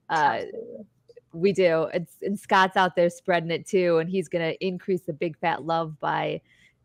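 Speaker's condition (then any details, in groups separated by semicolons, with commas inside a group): No condition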